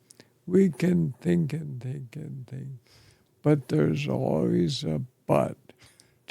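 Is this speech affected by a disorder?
Yes: ALS; affects chest and throat.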